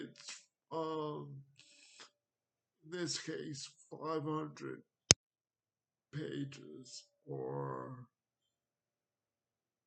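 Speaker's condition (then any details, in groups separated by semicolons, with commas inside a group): Cerebral palsy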